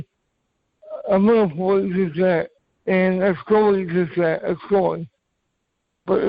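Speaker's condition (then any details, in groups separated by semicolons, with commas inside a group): Cerebral palsy; from birth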